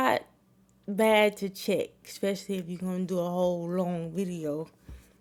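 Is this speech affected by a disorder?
Yes: cerebral palsy; wheelchair user.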